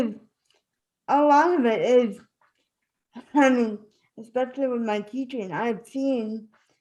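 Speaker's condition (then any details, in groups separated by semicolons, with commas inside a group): Spastic cerebral palsy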